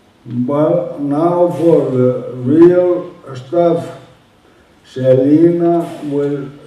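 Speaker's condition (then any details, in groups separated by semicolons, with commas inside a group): Motor neuron disease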